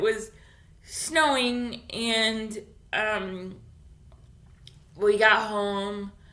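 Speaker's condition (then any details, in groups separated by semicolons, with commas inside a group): Cerebral palsy; infant ventilator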